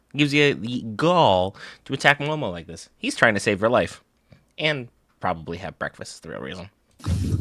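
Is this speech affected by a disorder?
No.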